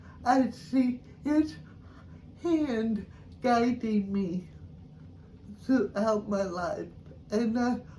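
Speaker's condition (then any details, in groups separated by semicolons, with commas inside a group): Cerebral palsy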